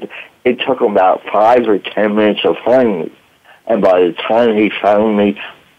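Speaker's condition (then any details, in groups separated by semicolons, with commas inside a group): Voice box damage from tracheostomy; past therapy and psychiatrists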